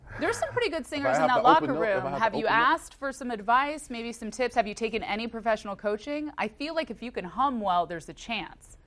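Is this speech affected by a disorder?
No.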